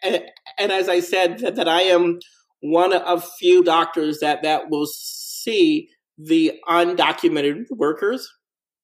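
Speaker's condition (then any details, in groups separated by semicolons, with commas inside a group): Stuttering; onset at three or four years, no trauma cause, mother stuttered until about 11-12, speech camp as child, teen years harder; adult, persistent stuttering; very fluent in crisis situations, stutters when things calm, takes deep breath and counts to five; repeated sounds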